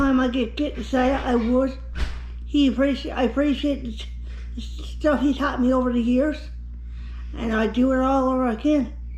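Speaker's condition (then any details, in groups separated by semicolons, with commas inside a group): Cerebral palsy; affects right side, born five months early; diagnosed age eight, about 45 years old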